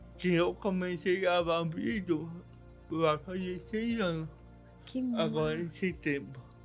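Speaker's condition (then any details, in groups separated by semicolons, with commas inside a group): Cerebral palsy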